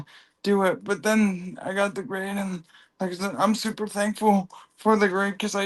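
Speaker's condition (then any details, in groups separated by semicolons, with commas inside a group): Cerebral palsy; from birth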